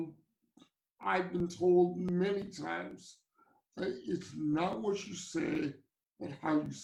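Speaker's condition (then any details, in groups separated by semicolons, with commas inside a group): Cerebral palsy; from birth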